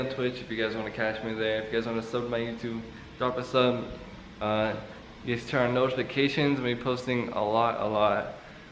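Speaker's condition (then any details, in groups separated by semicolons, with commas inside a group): No condition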